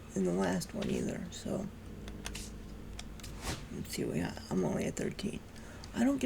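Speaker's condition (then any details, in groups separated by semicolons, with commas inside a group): Cerebral palsy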